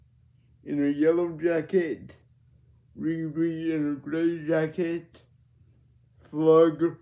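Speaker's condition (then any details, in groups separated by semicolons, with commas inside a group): Cerebral palsy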